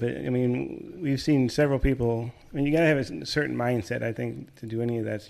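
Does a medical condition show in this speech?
Yes: Parkinson's; diagnosed at age 44; boxing training at UFC gym as therapy, on medication, doing well.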